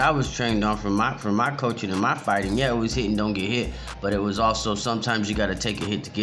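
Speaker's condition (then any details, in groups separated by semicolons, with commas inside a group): No condition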